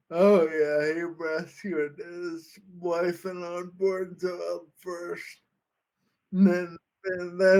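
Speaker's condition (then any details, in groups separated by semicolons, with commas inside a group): Friedreich's ataxia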